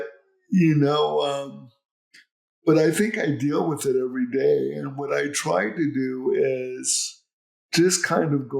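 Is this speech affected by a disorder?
Yes: cerebral palsy.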